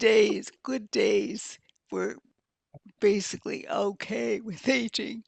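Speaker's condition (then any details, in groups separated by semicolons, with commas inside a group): Multiple sclerosis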